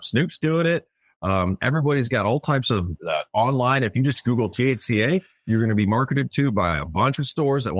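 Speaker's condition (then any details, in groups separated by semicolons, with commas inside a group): No condition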